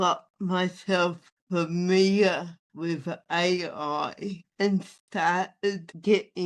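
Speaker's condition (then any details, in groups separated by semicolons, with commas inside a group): Athetoid spastic cerebral palsy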